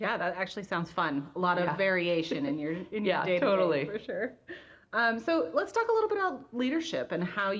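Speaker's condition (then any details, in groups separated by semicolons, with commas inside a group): No condition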